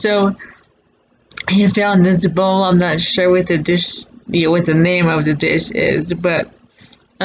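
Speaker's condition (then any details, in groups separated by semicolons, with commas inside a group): Cerebral palsy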